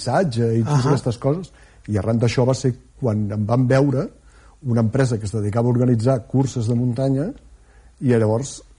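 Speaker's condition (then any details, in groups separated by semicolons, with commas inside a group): No condition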